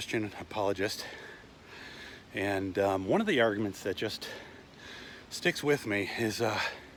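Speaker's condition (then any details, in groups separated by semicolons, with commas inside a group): No condition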